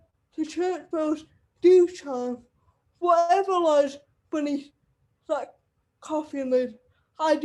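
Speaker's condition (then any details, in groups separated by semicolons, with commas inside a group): Cerebral palsy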